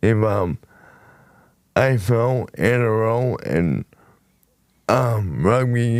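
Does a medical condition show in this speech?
Yes: motor neurone disease; shoulder onset.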